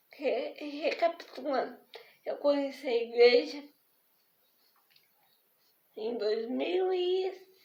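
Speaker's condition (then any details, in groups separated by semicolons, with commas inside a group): Spastic diplegic cerebral palsy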